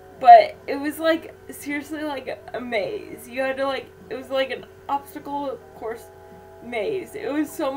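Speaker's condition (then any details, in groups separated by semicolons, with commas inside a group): Cerebral palsy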